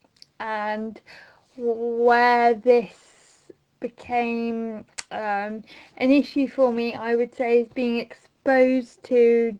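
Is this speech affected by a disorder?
Yes: mild cerebral palsy; since birth.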